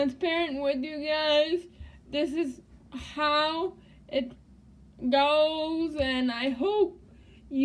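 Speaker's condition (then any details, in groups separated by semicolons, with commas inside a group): Cerebral palsy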